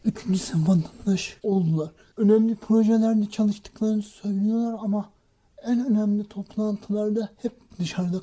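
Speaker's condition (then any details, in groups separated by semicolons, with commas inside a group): Cerebral palsy; school speech difficulty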